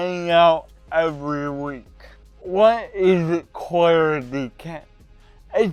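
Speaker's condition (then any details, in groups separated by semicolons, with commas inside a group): Cerebral palsy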